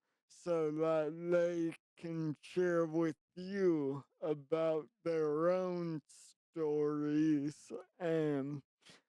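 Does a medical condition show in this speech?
Yes: traumatic brain injury.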